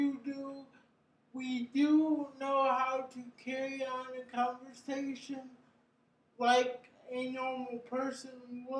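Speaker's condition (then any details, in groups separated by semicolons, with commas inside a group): Cerebral palsy; brain injury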